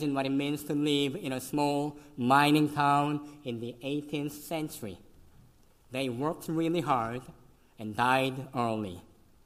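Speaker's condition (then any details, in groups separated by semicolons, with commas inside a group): Cleft lip and palate; congenital, severe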